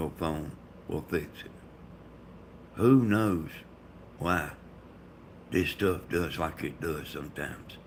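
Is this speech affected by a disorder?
Yes: brain bleed.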